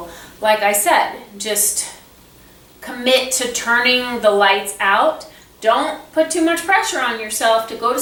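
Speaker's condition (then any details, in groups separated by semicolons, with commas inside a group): No condition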